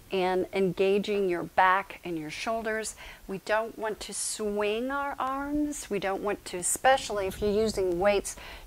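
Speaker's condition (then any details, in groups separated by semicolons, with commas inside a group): No condition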